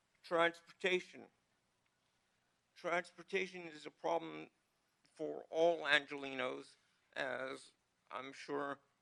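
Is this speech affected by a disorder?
Yes: cerebral palsy; needs ramps.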